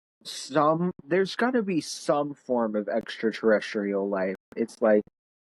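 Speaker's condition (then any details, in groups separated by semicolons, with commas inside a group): No condition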